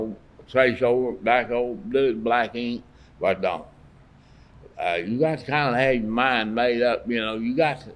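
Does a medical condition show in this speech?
Yes: Parkinson's.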